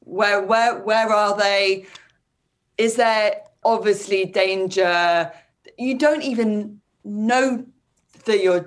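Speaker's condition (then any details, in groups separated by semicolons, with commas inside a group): Speech impairment, word-finding; word-finding difficulty, speech feels fine internally, initially no speech, comprehension intact, long unable to form sentences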